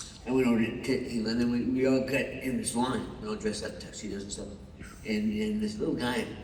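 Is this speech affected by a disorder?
Yes: Parkinson's.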